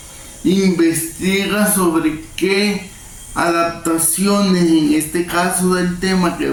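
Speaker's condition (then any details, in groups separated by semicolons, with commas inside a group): Cerebral palsy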